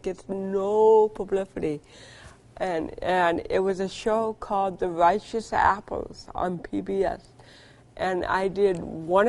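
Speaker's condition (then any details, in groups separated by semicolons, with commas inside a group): Cerebral palsy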